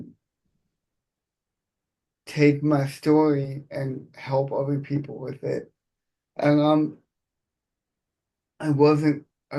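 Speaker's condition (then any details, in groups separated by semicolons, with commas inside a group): Cerebral palsy; present from birth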